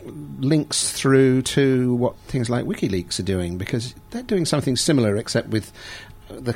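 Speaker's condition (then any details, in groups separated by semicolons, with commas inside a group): No condition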